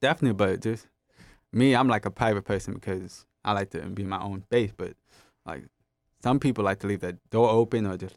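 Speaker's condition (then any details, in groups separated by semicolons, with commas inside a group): Hearing loss (hard of hearing), drug-induced (gentamicin); left ear moderate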